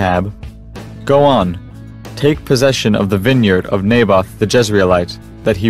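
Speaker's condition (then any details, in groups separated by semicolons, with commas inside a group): No condition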